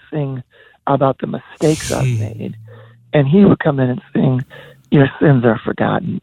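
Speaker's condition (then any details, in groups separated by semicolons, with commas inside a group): Voice disorder; progressive voice disorder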